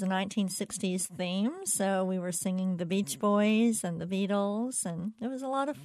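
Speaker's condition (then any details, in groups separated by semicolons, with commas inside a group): Cleft palate; congenital cleft palate, much speech therapy; communication disorder, helped by speaking with intent and more effort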